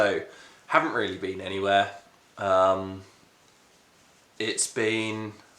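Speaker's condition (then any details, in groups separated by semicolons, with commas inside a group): No condition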